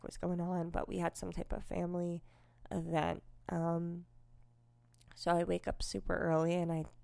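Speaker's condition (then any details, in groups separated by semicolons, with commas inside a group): Cleft lip and palate, unilateral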